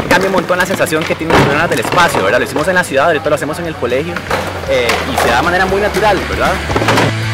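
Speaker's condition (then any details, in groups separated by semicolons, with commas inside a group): No condition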